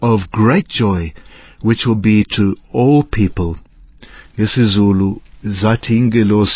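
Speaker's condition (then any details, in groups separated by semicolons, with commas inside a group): No condition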